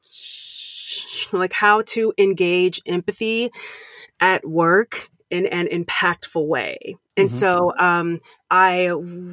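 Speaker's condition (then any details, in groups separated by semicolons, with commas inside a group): Stuttering; lifelong stutter since grade school, past speech therapy, public speaking since 2014 as fear exposure; comfortable speaking publicly while stuttering, still concerned about stuttering on conference calls; trouble saying own name, avoided phone calls and talking, speaks freely while stuttering; repeated sounds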